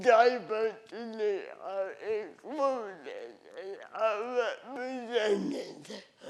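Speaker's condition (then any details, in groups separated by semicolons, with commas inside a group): Cerebral palsy; cerebral palsy accent, listeners adjust over time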